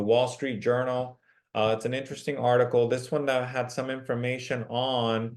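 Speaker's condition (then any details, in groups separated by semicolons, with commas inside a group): No condition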